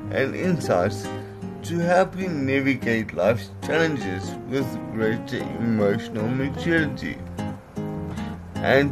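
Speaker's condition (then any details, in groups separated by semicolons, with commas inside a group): Cerebral palsy; learned speech special-needs school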